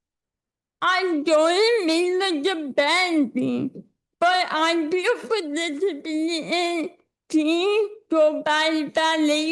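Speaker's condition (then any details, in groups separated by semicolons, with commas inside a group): Cerebral palsy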